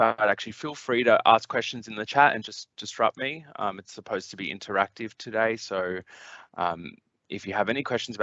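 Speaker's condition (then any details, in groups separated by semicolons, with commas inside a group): No condition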